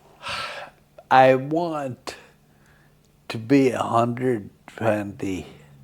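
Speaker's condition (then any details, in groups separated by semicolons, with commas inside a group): Friedreich's ataxia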